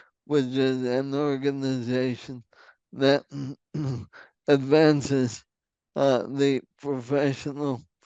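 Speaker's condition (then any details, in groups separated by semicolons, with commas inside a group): ALS; onset left hand weakness, then right hand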